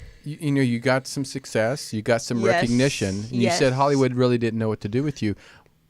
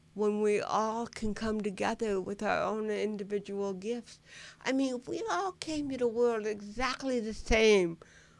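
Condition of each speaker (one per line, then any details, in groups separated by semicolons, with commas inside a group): No condition
Cerebral palsy; lifelong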